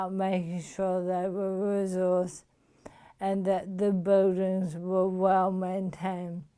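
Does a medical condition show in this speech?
Yes: motor neuron disease.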